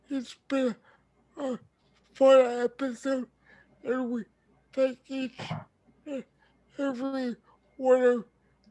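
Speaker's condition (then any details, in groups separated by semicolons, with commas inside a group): Cerebral palsy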